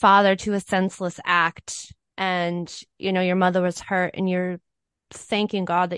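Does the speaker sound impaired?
No.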